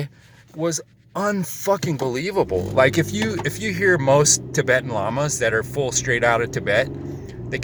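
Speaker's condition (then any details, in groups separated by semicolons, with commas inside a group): No condition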